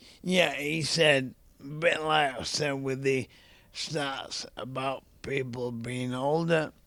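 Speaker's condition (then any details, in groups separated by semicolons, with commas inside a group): ALS; young onset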